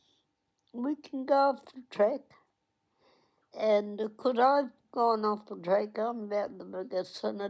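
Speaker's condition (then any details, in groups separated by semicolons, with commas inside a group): Cerebral palsy; onset at 8 days old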